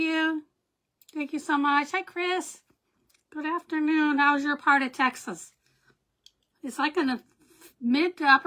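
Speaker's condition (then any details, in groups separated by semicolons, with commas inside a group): No condition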